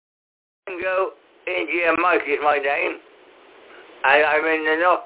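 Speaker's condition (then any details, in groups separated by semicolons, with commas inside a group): Cerebral palsy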